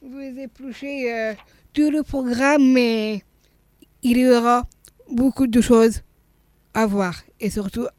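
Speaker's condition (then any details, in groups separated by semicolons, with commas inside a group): Down syndrome; congenital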